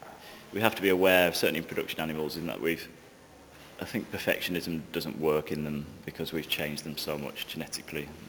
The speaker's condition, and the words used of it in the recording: None; typical speech.